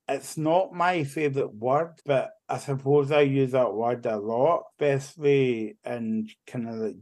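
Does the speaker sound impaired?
Yes: cerebral palsy; cerebral palsy affecting right side, used Zimmer frame when younger, school physio to walk unaided; walks and talks now; childhood speech hard for others to understand, speech therapy at school, learned to talk.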